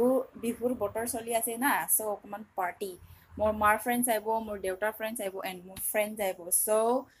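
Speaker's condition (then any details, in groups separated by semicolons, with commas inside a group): No condition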